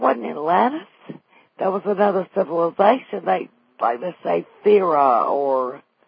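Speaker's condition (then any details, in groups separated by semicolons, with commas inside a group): Vocal cord paralysis after stroke, unilateral vocal fold paralysis; wheelchair user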